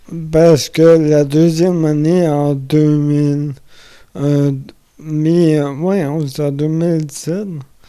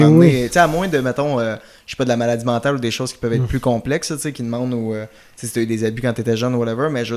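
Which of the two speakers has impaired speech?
The first: amyotrophic lateral sclerosis.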